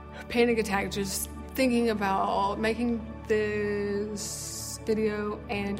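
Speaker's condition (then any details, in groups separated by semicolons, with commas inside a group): Stuttering; stutter since childhood; stuttering while speaking in recorded baptism video; audible stutter, public speaking extremely hard, takes longer to talk, needs listener patience; prolonged sounds, blocks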